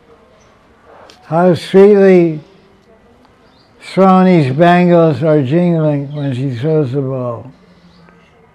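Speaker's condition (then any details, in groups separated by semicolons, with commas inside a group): Deafness; unsure of microphone volume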